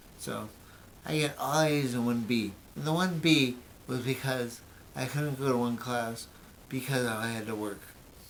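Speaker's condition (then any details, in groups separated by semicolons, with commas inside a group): Brain injury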